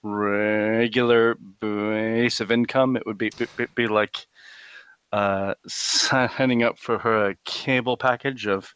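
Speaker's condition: Stutter; tried pitch-shifted delayed auditory feedback device for choral speech, not really effective, picks up ambient sound; listener asked if stutter getting better, possibly slightly more fluent now; part-word and sound repetitions, multiple word repetitions, some listeners think stutter is an act; repeated words, prolonged sounds, blocks

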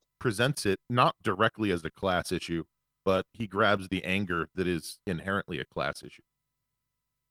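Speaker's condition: No condition

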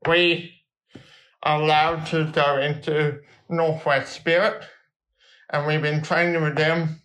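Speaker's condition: Cerebral palsy

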